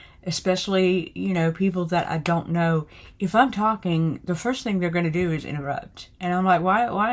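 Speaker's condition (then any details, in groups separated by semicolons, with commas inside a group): No condition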